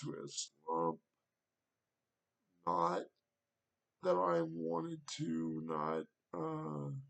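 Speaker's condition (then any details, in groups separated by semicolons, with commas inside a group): Cerebral palsy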